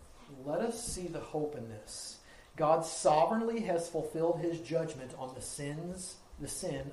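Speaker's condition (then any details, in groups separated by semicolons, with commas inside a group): No condition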